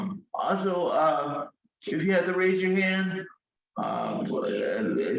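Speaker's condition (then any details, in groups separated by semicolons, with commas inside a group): Cerebral palsy, severe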